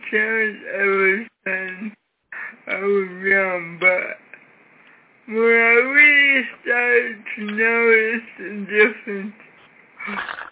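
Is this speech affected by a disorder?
Yes: cerebral palsy, severe; cannot talk well since childhood.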